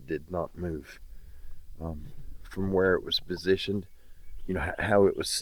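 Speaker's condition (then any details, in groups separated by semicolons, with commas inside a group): No condition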